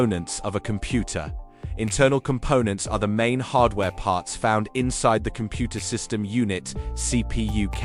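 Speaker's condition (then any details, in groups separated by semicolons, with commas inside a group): No condition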